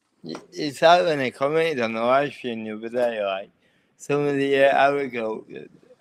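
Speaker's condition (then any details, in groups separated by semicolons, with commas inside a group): Cerebral palsy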